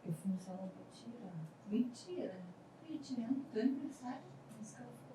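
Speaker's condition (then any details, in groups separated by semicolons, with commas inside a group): No condition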